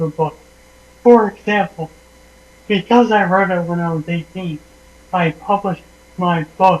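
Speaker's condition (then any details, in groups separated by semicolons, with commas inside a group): Traumatic brain injury; had tracheostomy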